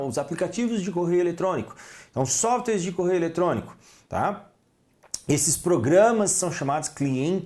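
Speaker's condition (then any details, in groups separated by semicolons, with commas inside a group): No condition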